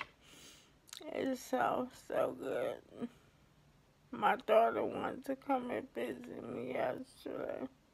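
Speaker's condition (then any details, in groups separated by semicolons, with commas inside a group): ALS; affects hands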